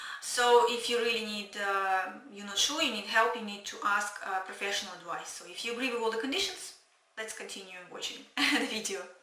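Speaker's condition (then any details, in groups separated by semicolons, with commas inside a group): No condition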